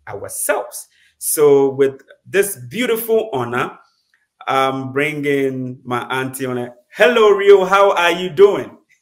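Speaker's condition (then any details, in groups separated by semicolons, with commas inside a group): No condition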